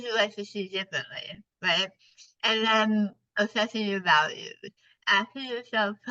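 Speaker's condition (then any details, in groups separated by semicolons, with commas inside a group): Partial glossectomy for tongue cancer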